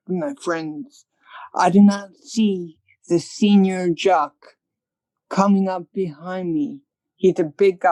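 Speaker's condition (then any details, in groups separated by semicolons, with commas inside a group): Cerebral palsy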